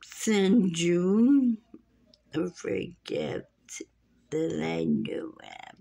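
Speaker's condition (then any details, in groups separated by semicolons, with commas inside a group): Muscular dystrophy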